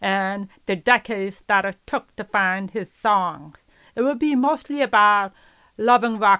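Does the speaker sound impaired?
Yes: profound deafness; profoundly deaf since earliest memory, legally blind from early 20s, 10% peripheral vision left; learned to speak with speech therapist help, therapy in elementary and high school.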